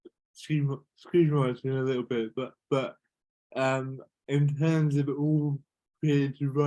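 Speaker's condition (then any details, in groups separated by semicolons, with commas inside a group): Cerebral palsy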